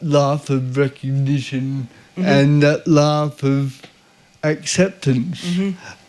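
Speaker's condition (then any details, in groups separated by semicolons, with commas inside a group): Cerebral palsy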